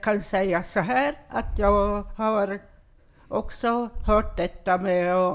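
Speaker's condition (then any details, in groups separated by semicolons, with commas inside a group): Cerebral palsy; from birth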